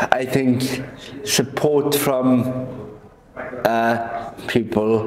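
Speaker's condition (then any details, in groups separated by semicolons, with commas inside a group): Cerebral palsy; quadriplegic form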